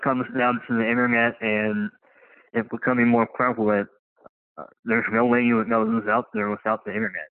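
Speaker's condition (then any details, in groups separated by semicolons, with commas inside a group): Cleft lip and palate; congenital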